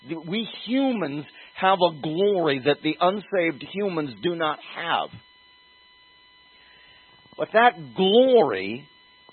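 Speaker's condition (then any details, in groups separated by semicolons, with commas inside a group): No condition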